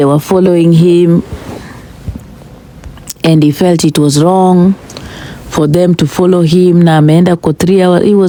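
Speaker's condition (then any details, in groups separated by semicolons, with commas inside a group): No condition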